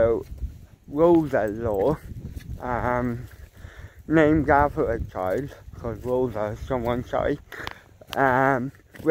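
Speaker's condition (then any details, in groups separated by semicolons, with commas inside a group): Cerebral palsy; mild, ataxic type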